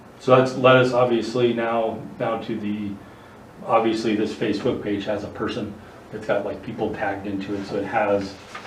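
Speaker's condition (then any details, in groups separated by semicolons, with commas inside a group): No condition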